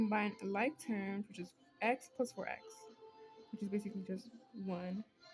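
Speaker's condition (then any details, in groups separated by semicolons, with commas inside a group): No condition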